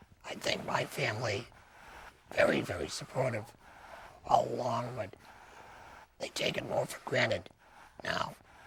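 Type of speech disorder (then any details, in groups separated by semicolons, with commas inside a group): Speech with a voice prosthesis; laryngectomy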